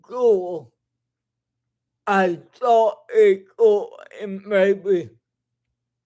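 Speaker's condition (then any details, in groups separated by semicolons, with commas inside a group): Cerebral palsy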